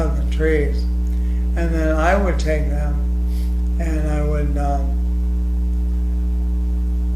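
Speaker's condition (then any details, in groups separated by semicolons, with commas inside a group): ALS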